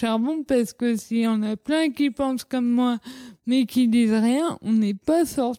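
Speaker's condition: Cerebral palsy; childhood speech

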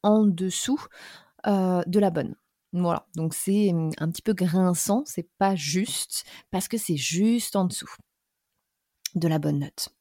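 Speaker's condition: No condition

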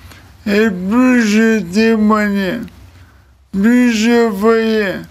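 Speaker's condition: ALS (Charcot disease); diagnosed a little over two years ago; speech deformed, may sound idiotic, content clear in own mind

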